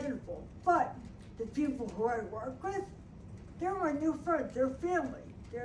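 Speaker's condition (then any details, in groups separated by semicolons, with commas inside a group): Brain injury; language and motor speech problems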